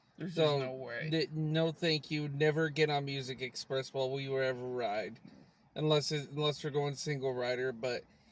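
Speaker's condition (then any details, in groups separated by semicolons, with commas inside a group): No condition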